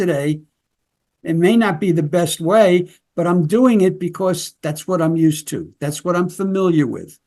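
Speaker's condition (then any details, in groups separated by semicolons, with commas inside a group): No condition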